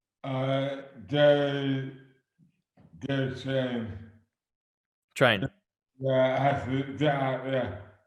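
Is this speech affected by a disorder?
Yes: dystonia; affects hands and speech.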